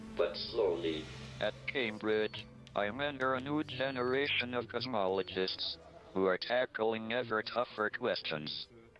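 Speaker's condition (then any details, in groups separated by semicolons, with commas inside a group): Amyotrophic lateral sclerosis, speech-generating device, electronic voice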